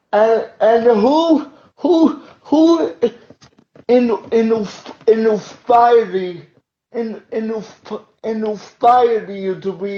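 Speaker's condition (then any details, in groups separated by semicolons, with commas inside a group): Cerebral palsy; uses wheelchair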